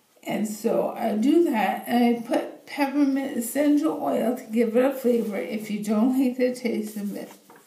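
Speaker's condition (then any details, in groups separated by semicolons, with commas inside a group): Bulbar ALS, bulbar onset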